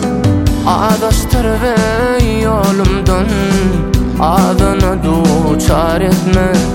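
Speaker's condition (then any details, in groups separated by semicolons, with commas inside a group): No condition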